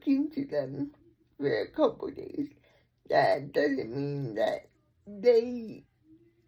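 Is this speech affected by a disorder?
Yes: cerebral palsy.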